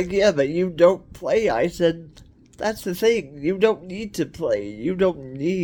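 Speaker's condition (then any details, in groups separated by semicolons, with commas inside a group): Cerebral palsy; cerebral palsy, wheelchair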